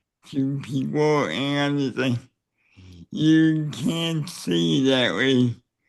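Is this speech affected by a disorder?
Yes: cerebral palsy; neck surgery went badly.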